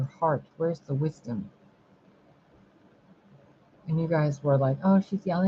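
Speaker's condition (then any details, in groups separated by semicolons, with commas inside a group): No condition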